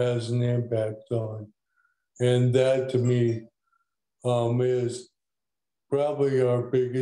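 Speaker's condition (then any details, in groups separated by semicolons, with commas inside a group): ALS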